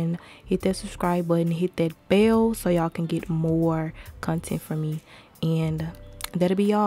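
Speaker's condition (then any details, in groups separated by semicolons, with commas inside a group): No condition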